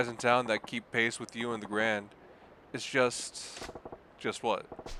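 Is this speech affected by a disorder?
No.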